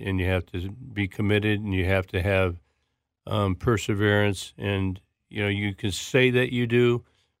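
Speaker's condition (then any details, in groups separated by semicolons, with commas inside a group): Parkinson's disease; left hand clutching about eight years before diagnosis, diagnosed within 2 days via friend Peter Secchia, Grand Rapids; 4 years since diagnosis, tremor and hand clutching with anxiety, big and loud therapy via movement specialist; speech tough, speech therapy with ahs before going on air, big and loud voice training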